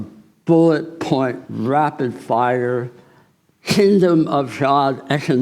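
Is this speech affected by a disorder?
Yes: tongue cancer surgery.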